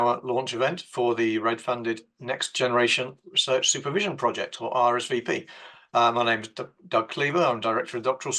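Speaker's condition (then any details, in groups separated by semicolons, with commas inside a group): No condition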